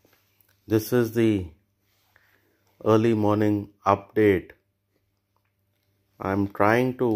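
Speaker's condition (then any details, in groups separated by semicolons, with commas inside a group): No condition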